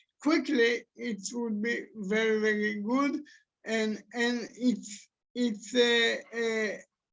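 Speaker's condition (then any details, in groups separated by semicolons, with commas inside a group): Cerebral palsy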